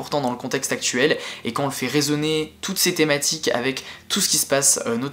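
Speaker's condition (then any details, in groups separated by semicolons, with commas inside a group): No condition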